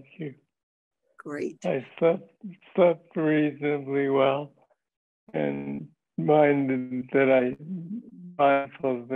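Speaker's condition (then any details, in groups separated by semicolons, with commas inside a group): Parkinson's disease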